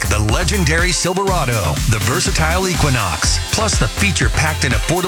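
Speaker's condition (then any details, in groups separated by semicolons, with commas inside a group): No condition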